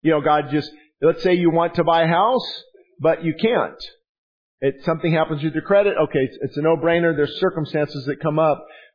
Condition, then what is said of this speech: None; typical speech.